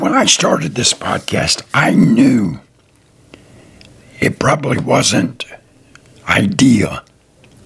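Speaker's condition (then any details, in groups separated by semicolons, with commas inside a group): Throat cancer, partial laryngectomy; tracheostomy tube in neck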